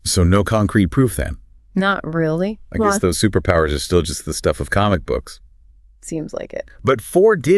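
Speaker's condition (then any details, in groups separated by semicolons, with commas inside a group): No condition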